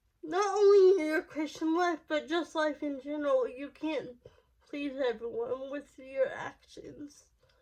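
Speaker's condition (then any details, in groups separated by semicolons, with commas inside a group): Cerebral palsy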